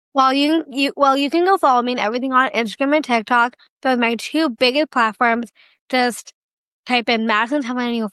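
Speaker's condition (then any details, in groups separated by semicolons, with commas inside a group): Down syndrome; duplicate of the 21st chromosome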